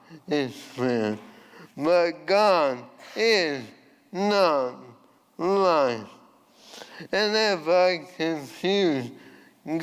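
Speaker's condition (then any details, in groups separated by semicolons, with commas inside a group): ALS; voice changed from earlier resonant voice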